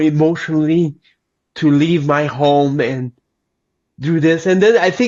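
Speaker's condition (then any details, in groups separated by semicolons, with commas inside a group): Cerebral palsy; lifelong; age 45, childhood physiotherapy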